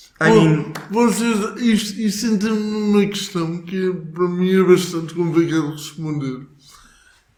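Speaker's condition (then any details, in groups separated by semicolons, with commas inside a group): Cerebral palsy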